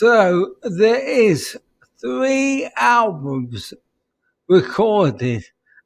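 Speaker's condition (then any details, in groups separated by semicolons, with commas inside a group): ALS; peculiar voice, speech very difficult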